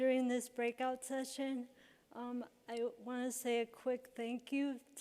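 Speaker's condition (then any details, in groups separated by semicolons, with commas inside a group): Cerebral palsy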